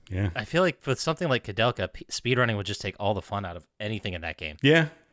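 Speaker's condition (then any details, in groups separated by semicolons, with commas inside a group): No condition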